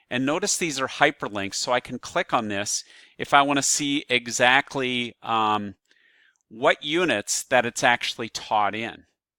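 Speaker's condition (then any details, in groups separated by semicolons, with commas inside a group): No condition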